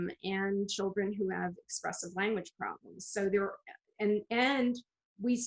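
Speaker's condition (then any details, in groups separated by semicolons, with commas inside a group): No condition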